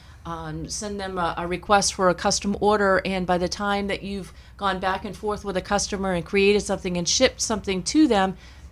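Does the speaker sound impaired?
No.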